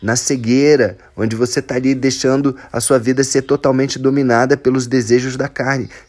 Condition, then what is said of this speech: None; typical speech.